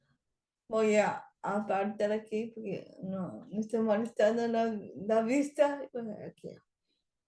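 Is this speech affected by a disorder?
Yes: cerebral palsy.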